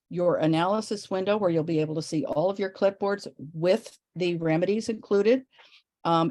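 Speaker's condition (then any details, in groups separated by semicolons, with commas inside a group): No condition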